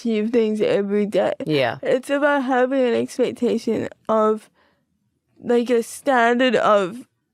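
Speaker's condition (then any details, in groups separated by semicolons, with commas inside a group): Cerebral palsy, spastic quadriplegia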